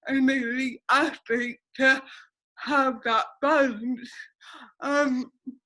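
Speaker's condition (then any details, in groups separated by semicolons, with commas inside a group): Cerebral palsy; affects speech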